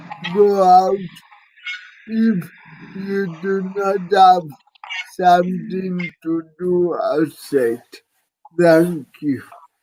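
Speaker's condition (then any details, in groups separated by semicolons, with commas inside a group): Cerebral palsy; no physiotherapy for last three months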